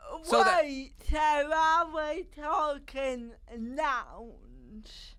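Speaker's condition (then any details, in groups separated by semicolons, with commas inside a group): Cerebral palsy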